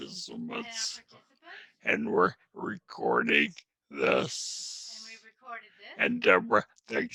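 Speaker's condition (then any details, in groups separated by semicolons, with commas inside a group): Traumatic brain injury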